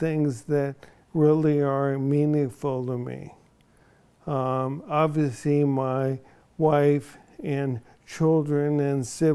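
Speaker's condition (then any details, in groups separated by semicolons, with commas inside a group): ALS; onset in one foot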